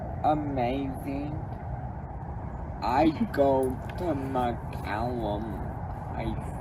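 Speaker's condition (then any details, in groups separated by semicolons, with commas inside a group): Cerebral palsy; uses service dog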